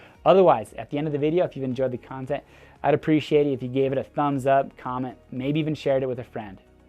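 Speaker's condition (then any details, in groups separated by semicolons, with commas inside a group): No condition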